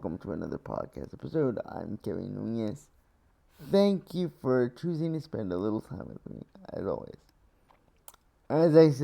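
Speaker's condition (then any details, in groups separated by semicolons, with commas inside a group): Cerebral palsy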